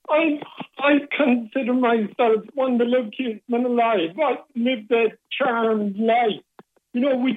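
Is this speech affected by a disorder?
Yes: Parkinson's disease; hand tremor first noticed about five years before diagnosis, diagnosed by neurologist; Zoom voice singing classes, tai chi and set dancing via Parkinson's Association during pandemic; speech difficulties during working years, phone calls hardest, ridiculed by client over speech.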